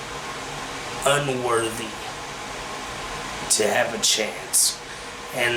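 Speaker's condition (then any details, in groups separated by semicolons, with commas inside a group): Cerebral palsy; takes medication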